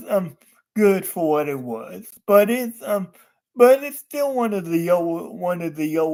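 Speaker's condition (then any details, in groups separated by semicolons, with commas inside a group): Cerebral palsy; wheelchair user, unable to walk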